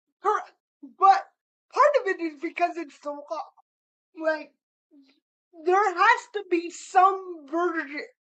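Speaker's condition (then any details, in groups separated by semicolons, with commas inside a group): Cerebral palsy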